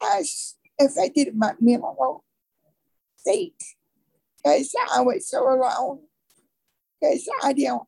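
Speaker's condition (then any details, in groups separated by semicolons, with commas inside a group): Cerebral palsy; from birth, birth defect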